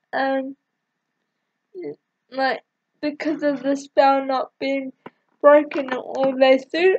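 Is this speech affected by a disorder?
Yes: cerebral palsy.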